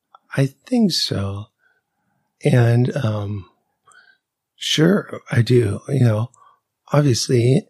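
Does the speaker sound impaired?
Yes: ALS; weakness and fasciculations at onset.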